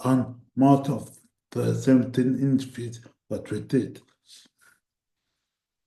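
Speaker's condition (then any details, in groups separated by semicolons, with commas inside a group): Cerebral palsy; voice tires at times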